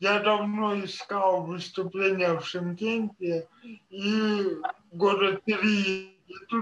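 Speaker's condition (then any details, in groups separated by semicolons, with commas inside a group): Cerebral palsy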